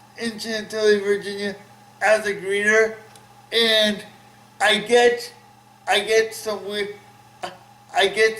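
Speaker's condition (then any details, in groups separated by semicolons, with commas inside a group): Cerebral palsy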